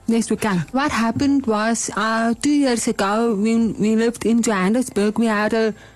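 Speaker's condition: Hearing loss; bilateral cochlear implants

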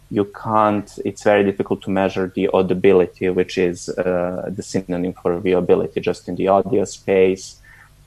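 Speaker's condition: No condition

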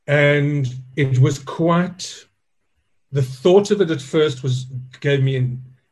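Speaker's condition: Stuttering; stuttering since childhood, still present in adulthood; still lives with speech impediment, speaks to stage audiences, jokes about stutter built into dialogue; childhood word avoidance when ordering food, fear of speaking to new people and audiences; prolonged sounds

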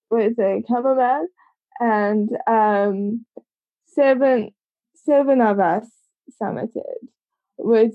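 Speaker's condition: Cerebral palsy; congenital, from birth, age 25

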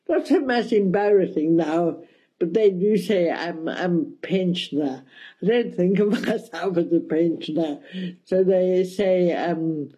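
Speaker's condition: Cerebral palsy, mild; speech mildly affected

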